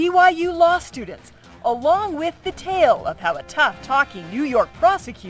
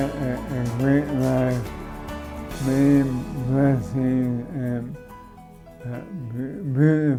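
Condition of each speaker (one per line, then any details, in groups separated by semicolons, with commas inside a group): No condition
ALS (Lou Gehrig's disease); throwing arm useless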